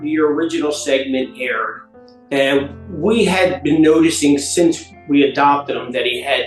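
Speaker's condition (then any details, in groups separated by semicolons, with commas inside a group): No condition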